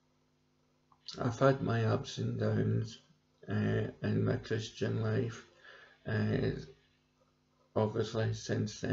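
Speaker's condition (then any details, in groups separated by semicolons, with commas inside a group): Cerebral palsy; present from birth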